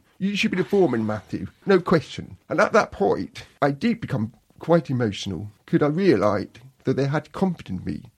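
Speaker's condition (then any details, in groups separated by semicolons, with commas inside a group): Profound deafness; born profoundly deaf, cochlear implant giving limited hearing, lip-reads, hearing parents; learnt to speak rather than sign as child, hard work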